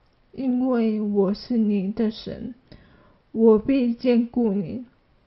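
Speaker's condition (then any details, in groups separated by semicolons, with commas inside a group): ALS; adult onset, hand weakness, arm muscle atrophy, involuntary muscle twitching throughout body, progressive muscle loss; reduced stamina, needs help dressing, brushing teeth, bathing and using phone; slower speech, quieter voice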